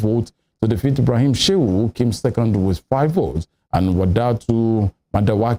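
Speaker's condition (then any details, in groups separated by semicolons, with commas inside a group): No condition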